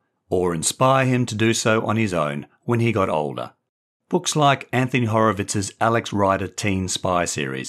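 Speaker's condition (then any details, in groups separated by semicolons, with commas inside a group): No condition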